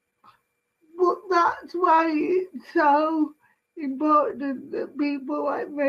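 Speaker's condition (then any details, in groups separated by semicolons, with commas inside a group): Cerebral palsy; speech impediment, speaks slowly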